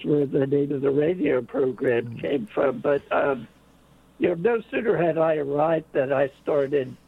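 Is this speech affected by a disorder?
Yes: late-onset Pompe disease; onset age 5-6.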